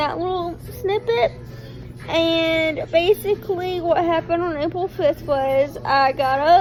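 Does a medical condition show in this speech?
Yes: cerebral palsy.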